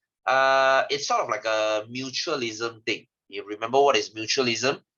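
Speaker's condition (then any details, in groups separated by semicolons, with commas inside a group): No condition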